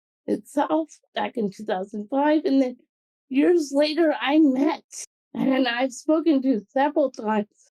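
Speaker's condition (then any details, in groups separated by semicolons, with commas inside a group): Cerebral palsy; mobility issues, typing very laborious; diagnosed at one year old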